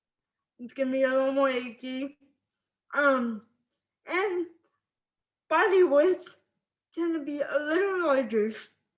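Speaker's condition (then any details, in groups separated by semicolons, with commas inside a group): Spastic cerebral palsy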